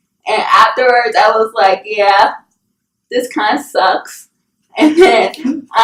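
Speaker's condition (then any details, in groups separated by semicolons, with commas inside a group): Cerebral palsy; scoliosis, spine and leg surgery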